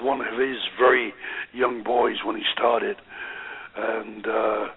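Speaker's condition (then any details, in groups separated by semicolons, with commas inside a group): Voice box damage after neck operation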